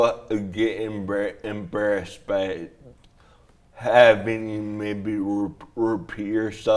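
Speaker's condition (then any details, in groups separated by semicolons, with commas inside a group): Traumatic brain injury; slurred, relearned talking and swallowing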